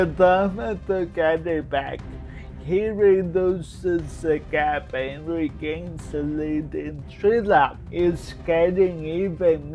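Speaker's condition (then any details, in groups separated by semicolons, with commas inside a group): Cerebral palsy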